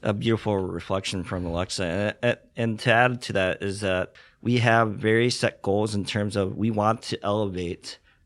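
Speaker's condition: Cleft lip and palate; congenital

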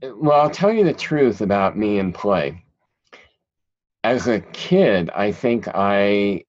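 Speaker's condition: Cleft palate; cleft palate and cleft lip

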